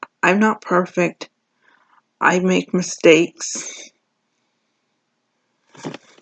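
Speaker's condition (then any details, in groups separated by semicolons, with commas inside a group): Cerebral palsy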